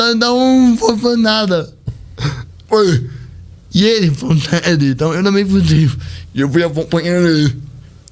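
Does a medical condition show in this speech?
Yes: cerebral palsy; speech not normal.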